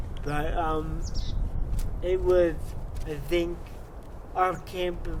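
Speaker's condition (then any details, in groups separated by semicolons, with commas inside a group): Cerebral palsy; from birth, wheelchair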